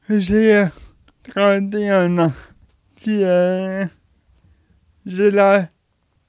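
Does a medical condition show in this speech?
Yes: cerebral palsy; since birth, unable to walk, personal helper comes, respite house since age 8 or 9.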